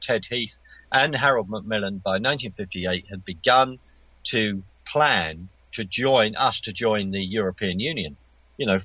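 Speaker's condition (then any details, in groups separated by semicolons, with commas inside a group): No condition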